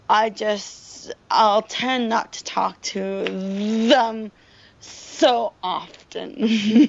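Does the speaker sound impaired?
Yes: stuttering; developmental stutter since starting to talk, childhood speech therapy with speech pathologist Lisa Avery; stuttering audible during interview, finds stuttering exhausting; stutters more with opposite sex, therapy taught slower blended speech, cannot sustain it in job interviews; here prolonged sounds.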